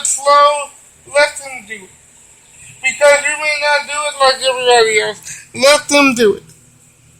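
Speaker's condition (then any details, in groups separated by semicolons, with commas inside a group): Cerebral palsy; wheelchair user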